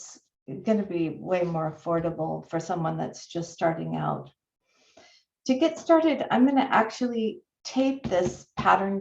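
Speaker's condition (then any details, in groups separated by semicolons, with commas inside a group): No condition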